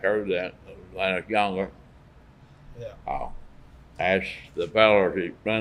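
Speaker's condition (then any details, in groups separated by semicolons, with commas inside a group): Parkinson's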